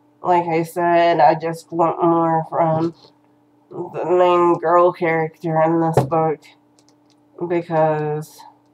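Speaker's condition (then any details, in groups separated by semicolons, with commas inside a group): Cerebral palsy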